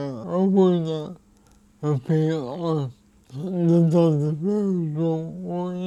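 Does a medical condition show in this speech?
Yes: cerebral palsy.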